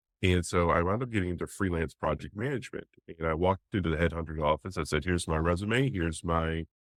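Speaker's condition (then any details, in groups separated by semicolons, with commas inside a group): No condition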